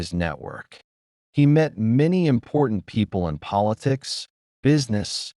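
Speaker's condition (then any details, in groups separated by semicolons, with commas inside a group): No condition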